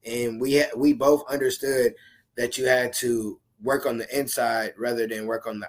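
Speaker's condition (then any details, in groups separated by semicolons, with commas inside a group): No condition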